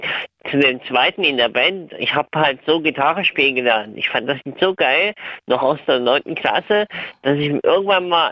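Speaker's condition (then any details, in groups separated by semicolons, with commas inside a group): Cleft lip and palate, cleft lip, jaw and palate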